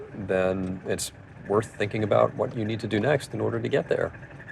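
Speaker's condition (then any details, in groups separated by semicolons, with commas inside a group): No condition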